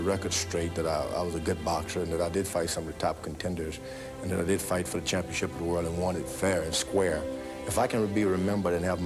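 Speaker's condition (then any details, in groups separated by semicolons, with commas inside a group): No condition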